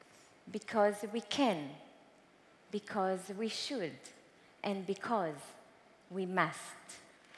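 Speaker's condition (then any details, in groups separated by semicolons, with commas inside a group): No condition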